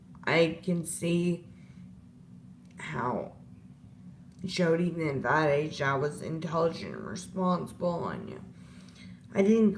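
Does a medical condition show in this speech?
Yes: disability causing slurred speech.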